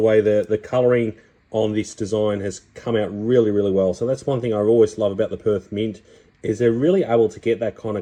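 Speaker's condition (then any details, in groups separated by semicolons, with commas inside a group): No condition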